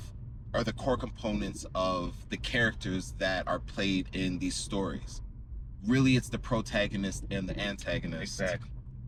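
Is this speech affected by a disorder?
No.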